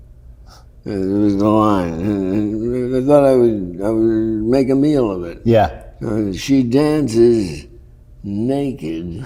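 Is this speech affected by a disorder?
Yes: Parkinson's; worsening, often debilitating.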